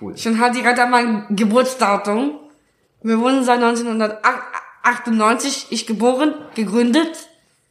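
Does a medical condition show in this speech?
Yes: Down syndrome; trisomy 21, extra copy of chromosome 21, present from birth, now 20 years old.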